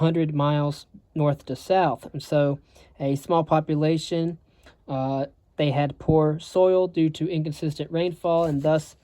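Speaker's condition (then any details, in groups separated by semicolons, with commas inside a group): No condition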